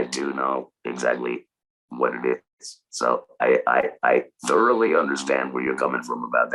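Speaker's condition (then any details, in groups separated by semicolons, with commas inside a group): Total laryngectomy; total laryngectomy, laryngeal cancer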